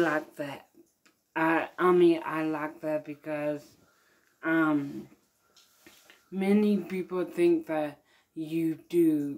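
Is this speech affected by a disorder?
Yes: mild cerebral palsy.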